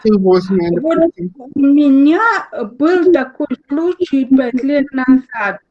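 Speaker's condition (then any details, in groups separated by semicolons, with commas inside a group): Cerebral palsy, spastic diplegia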